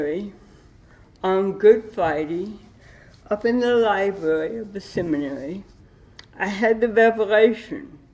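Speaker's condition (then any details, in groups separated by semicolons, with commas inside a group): Cerebral palsy with dystonia; dystonia, likely from cerebral palsy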